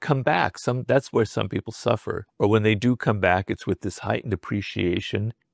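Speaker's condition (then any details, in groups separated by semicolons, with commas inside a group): No condition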